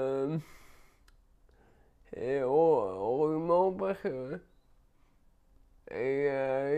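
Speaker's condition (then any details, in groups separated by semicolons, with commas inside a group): Cerebral palsy; perceptual disorders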